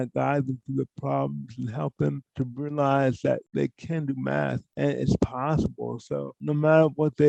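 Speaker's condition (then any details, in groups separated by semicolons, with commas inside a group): Cerebral palsy; from birth, poor hand use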